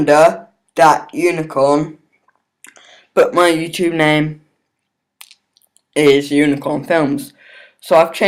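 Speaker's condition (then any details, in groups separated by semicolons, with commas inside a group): Cerebral palsy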